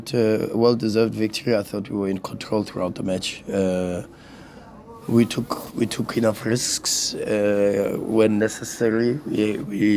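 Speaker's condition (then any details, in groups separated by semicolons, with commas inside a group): No condition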